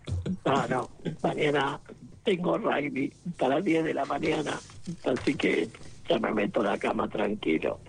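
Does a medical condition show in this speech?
Yes: laryngectomy, esophageal speech; total laryngectomy for cancer of larynx and vocal cords, four complicated operations, totally mute after surgery; cancer reported all well after surgery and treatment, some bad days; esophageal voice, very hard to relearn, sounds fairly clear, no assistive device.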